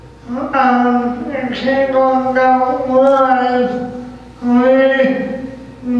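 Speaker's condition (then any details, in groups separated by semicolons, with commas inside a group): Cerebral palsy; can be difficult to understand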